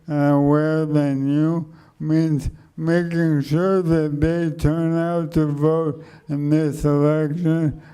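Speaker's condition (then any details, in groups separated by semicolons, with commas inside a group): Motor neuron degeneration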